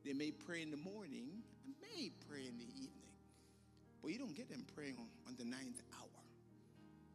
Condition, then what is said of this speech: None; typical speech.